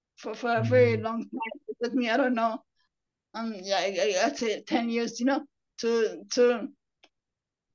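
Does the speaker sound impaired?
Yes: stuttering after brain injury; acquired, brain damage at 10 after pneumonia coma, myasthenia gravis weakened muscles and breathing, wheelchair; currently in speech therapy at Fluency Plus program, speech therapy whole life; ongoing stuttering, bad speech days, weeks or months; here repeated sounds, repeated words.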